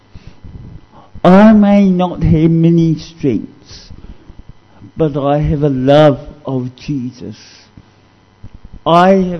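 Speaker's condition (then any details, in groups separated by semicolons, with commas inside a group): Cerebral palsy; discovered at age 2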